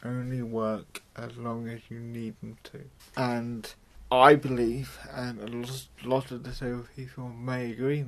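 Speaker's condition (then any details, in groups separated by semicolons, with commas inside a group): Cerebral palsy; mild, affects muscles and speech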